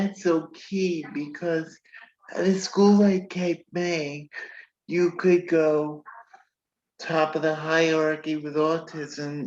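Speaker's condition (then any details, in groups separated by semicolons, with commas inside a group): Cerebral palsy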